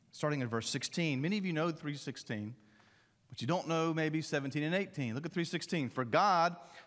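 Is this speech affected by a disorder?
No.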